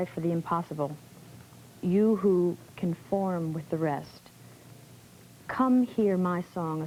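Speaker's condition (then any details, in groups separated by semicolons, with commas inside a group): No condition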